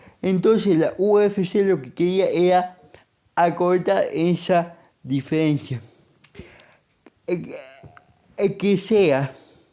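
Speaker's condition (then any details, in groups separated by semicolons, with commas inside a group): Cerebral palsy; monthly medication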